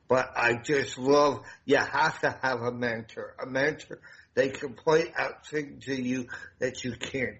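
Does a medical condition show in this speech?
Yes: damaged voice box; voice box damaged by medic during hospital transport after fire rescue, at least 25 years ago; voice sounds noticeably different, self-conscious about voice, limits meeting people.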